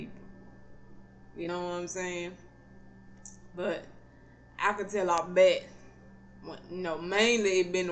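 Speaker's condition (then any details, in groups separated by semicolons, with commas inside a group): Cerebral palsy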